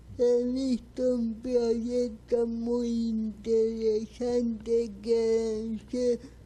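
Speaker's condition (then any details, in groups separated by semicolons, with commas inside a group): Cerebral palsy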